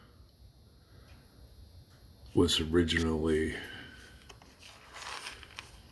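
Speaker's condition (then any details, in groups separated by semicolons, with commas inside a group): No condition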